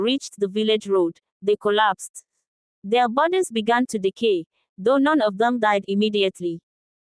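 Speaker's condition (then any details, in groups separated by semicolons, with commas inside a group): No condition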